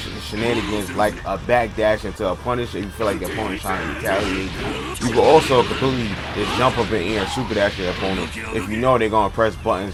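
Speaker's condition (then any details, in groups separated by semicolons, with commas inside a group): No condition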